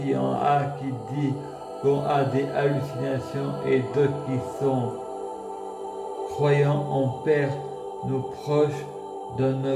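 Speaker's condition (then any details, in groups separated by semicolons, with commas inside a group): Multiple sclerosis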